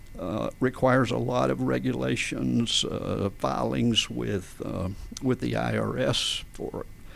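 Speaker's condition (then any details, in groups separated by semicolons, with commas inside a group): Spasmodic dysphonia; vocal folds slam together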